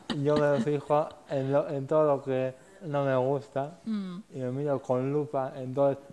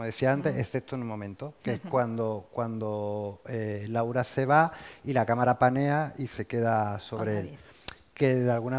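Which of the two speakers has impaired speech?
The first: cerebral palsy.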